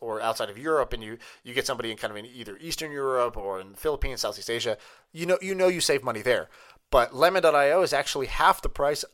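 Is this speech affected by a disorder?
No.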